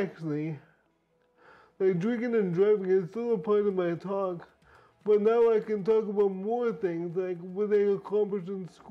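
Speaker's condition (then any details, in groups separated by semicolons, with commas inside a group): Brain injury; brain and spinal cord injury, drink-driving crash; slow progression after coma, physiotherapy, speech therapy; speech therapy, speech now fairly understandable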